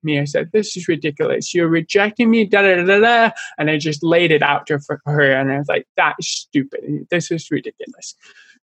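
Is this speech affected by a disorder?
Yes: deafness; born deaf both ears, implant at 13, speech therapy ages 2-3 to 10-11, redone after implant; struggles with speaking, no full sentences until age five, sign language learned later, still has accent.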